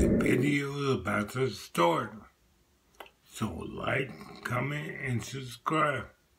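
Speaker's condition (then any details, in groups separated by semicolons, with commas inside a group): Multiple sclerosis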